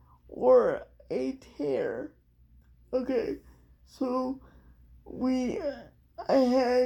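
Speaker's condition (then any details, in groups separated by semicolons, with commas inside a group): Cerebral palsy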